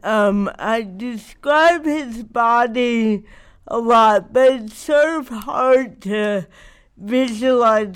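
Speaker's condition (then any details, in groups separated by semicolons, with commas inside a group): Cerebral palsy; not degenerative, lack of muscle control and spasticity, wears down with age, especially without yoga or exercise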